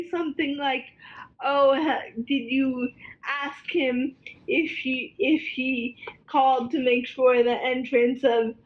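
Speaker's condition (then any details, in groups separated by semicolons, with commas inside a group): Cerebral palsy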